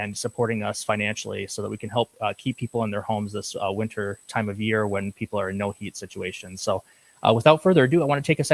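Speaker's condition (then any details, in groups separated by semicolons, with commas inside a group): No condition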